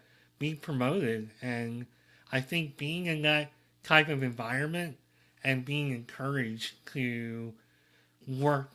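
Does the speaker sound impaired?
Yes: cleft lip and palate.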